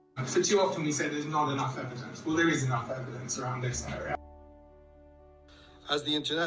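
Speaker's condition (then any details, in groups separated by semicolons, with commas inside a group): No condition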